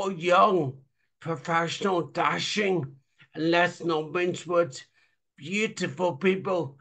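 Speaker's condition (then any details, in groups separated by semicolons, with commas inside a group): Traumatic brain injury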